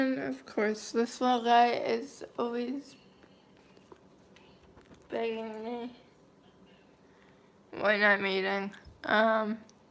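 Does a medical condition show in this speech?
Yes: cerebral palsy, mild.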